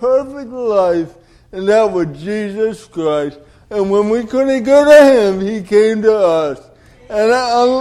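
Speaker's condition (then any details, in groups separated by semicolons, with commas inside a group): Cerebral palsy; cord around neck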